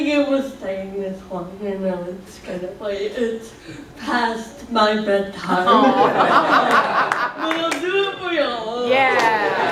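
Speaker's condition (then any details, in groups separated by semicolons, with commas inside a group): Cerebral palsy; speech slightly off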